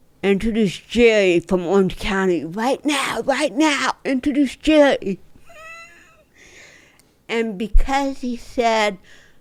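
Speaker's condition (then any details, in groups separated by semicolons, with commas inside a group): Dystonia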